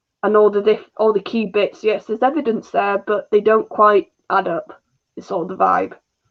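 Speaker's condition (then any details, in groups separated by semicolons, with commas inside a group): No condition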